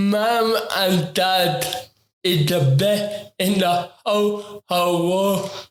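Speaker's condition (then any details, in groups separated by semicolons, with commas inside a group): Ataxic cerebral palsy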